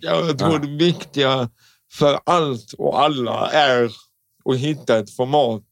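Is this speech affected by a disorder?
Yes: cerebral palsy; constant tension in all muscles, shorter muscles, stiffness, left leg turns inward; milder than some with cerebral palsy, ongoing speech impediment; tongue completely stiff in childhood, speech therapist to train speech, speech impediment now.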